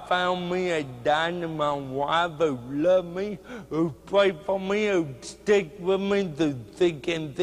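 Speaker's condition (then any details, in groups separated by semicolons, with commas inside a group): Cerebral palsy; speech hard to understand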